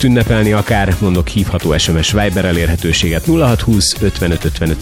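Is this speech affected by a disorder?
No.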